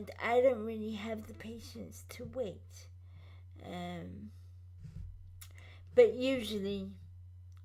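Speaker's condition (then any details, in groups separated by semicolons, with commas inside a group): Cerebral palsy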